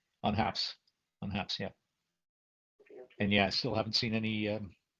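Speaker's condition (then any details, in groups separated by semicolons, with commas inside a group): No condition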